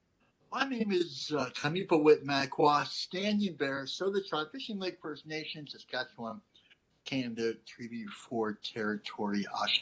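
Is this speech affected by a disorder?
Yes: cleft lip and palate; stuttering and unclear speech as a child.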